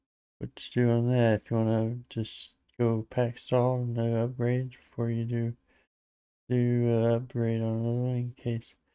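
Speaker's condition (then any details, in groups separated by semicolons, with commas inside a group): Parkinson's disease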